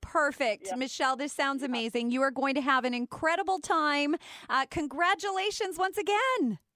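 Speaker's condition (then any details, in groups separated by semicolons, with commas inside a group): No condition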